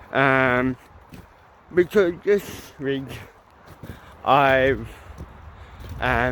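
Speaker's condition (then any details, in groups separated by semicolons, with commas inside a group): Cerebral palsy; mild, ataxic type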